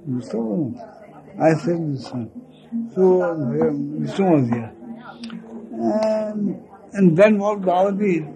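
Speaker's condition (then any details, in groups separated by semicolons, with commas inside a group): Speech loss after head injury; speech feels heavy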